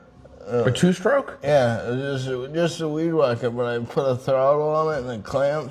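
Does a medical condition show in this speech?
Yes: traumatic brain injury.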